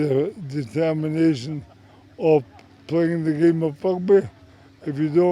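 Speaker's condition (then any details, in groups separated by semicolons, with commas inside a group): MND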